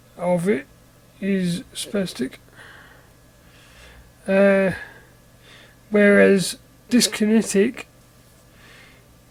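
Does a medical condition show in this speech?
Yes: cerebral palsy.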